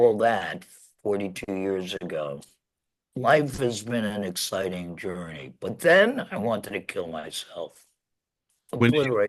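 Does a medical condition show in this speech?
Yes: laryngectomy; laryngectomy after throat cancer.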